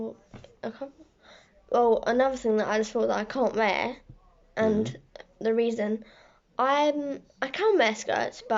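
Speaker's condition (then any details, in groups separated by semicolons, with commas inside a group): No condition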